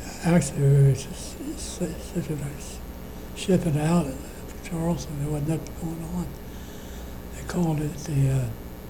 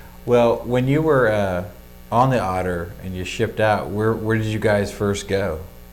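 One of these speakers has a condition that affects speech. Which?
The first: Parkinson's disease.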